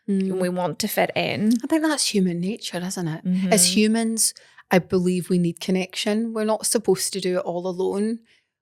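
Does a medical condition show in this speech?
No.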